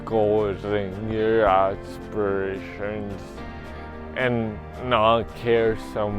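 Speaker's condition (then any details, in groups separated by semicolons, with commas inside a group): Cerebral palsy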